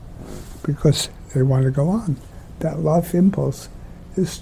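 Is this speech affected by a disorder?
Yes: Lou Gehrig's disease; ALS, terminal, onset mid-70s, early tiring walking half block, two years diagnosis to death, lost walking, standing, self-care; wheelchair user, arms still move somewhat; speech difficult but still possible, able to speak until nearly the end.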